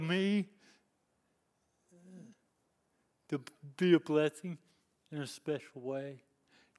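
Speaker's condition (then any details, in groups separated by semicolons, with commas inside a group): Cerebral palsy; lifelong disability since youth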